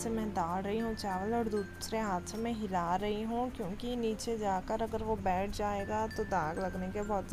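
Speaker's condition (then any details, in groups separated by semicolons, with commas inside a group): No condition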